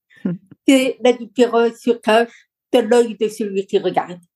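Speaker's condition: Deaf from birth, congenital

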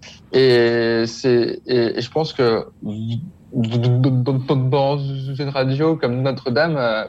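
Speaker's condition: Stuttering; stuttering of neurological origin, not due to stress or shyness, described by interviewer as fairly strong; still stutters, accepts it, sees no way to change it; describes stuttering generally as blocks, repetitions, sometimes associated movements, accentuated by certain factors; repeated sounds, repeated words, prolonged sounds

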